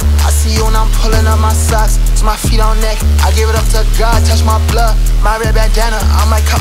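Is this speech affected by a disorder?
No.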